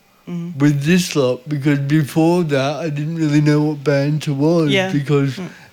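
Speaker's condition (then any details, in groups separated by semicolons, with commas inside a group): Cerebral palsy; walks with pelvis leaning and upper body leaning slightly back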